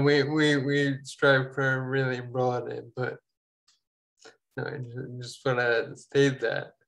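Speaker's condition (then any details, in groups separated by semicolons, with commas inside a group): Ataxia; falls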